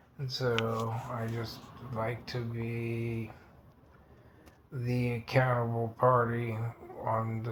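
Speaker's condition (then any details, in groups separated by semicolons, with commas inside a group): Multiple sclerosis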